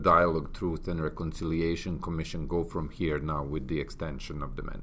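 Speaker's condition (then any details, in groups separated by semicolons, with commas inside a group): No condition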